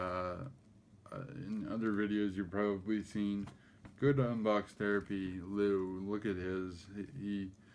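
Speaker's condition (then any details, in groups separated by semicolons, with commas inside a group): Cerebral palsy; affects gait and walking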